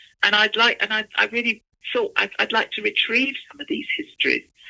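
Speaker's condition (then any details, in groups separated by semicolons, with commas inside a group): No condition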